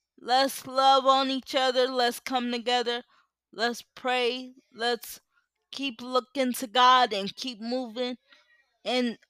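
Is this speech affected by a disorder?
Yes: cerebral palsy.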